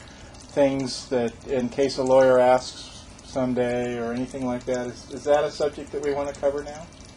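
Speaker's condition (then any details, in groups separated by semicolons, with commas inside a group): No condition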